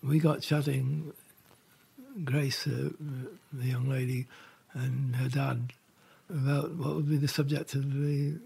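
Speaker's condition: Parkinson's; very focused walking

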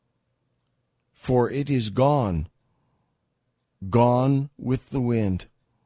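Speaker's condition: No condition

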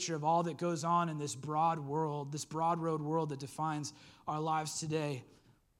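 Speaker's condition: No condition

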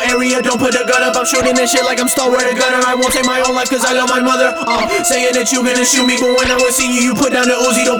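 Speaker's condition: No condition

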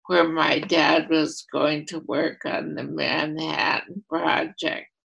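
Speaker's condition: ALS, primary lateral sclerosis; voice affected

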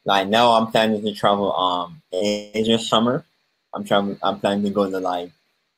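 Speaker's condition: Cleft palate; speech impediment noticeable to listeners

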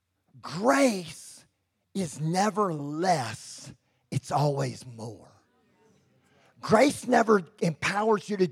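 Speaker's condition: Cleft lip and palate; congenital

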